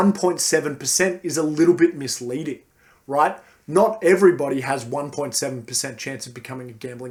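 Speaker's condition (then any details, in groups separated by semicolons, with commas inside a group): No condition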